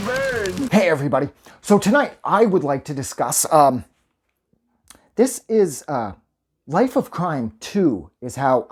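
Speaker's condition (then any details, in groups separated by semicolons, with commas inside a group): No condition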